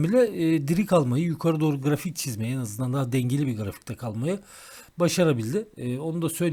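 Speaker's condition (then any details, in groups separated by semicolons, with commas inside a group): No condition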